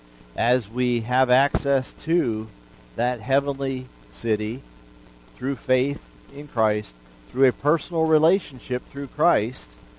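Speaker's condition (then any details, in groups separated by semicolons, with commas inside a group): No condition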